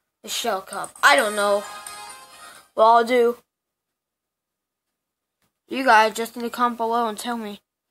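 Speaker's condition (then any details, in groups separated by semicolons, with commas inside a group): No condition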